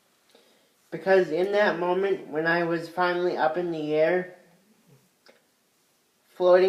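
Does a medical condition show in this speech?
Yes: cerebral palsy.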